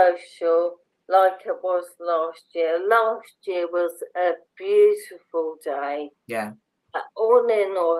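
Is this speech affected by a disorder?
Yes: motor neurone disease; bulbar onset.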